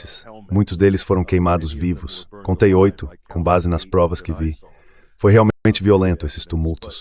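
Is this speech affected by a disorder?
No.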